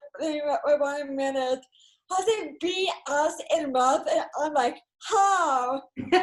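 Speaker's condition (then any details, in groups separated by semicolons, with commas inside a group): Cerebral palsy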